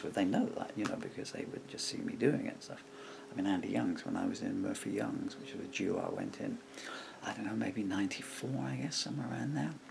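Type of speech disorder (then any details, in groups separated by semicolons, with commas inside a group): Bulbar dysarthria; progressive bulbar palsy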